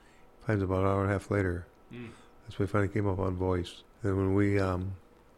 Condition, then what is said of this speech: Parkinson's disease. I've developed Parkinson's as a result of that. It affected my speech very significantly.